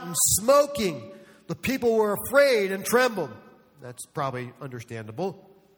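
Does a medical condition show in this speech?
No.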